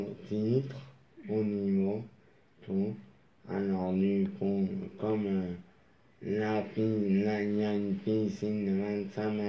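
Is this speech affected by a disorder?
Yes: traumatic brain injury; moped accident.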